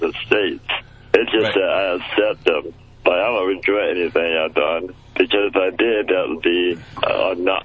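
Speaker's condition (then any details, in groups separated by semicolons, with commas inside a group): Muscular dystrophy; childhood onset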